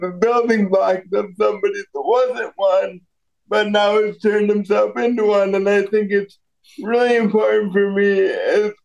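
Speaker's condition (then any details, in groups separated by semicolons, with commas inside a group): Cerebral palsy; born prematurely at 29 weeks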